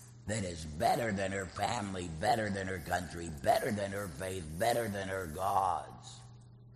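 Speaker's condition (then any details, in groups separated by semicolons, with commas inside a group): Laryngectomy; artificial voice via prosthesis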